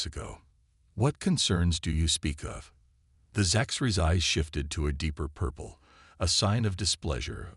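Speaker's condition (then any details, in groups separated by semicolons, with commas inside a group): No condition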